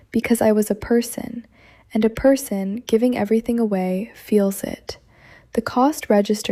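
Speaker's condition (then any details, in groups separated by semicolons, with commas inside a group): No condition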